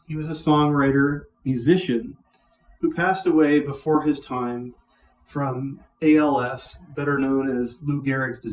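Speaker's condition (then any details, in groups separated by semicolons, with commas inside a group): No condition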